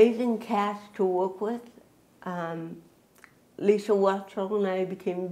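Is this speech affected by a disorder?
Yes: cerebral palsy.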